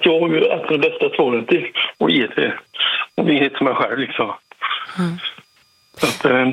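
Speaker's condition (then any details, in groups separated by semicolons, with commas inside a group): Parkinson's disease; 40-50 tablets a day for Parkinson's; throat feels rough after an operation, recent intensive care stay with oxygen mask; sometimes hard to speak, trouble getting voice out properly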